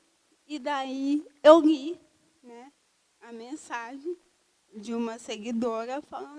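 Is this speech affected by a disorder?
Yes: cerebral palsy; from birth, uses wheelchair.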